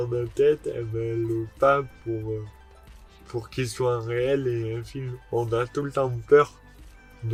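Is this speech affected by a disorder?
Yes: dystonia; oxygen loss at birth, poor fine motor control; speech difficulties.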